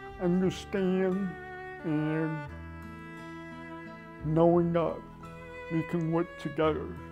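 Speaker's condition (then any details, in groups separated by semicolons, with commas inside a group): Cerebral palsy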